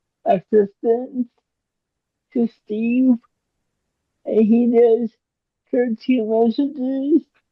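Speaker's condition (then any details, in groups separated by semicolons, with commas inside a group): Cerebral palsy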